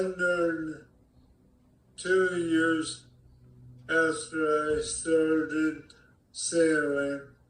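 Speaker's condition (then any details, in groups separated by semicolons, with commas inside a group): ALS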